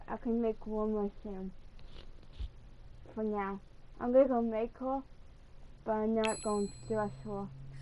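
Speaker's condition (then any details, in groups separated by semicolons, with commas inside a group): Cerebral palsy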